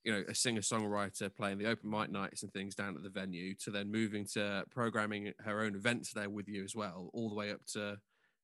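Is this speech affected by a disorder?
No.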